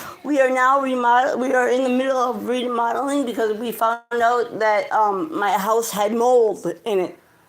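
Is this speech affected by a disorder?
Yes: cerebral palsy.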